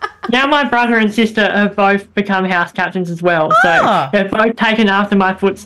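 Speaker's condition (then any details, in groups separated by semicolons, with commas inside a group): Bilateral cleft lip and palate; lifelong speech therapy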